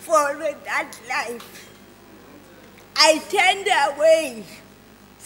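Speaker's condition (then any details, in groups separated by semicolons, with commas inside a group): Cerebral palsy; told could not speak, now speaks professionally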